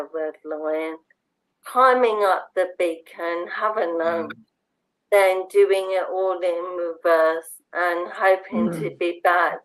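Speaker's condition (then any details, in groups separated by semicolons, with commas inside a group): Motor neurone disease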